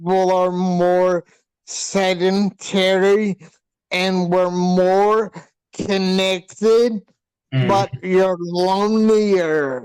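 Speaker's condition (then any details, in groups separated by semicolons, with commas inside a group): Hydrocephalus with shunt failure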